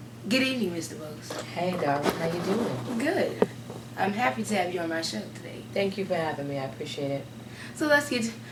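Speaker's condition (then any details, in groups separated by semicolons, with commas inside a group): No condition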